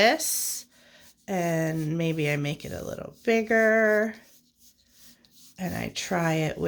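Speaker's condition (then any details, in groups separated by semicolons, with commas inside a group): No condition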